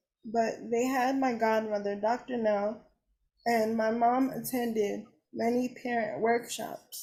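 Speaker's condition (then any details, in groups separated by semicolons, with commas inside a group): Cerebral palsy; cerebral palsy, uses wheelchair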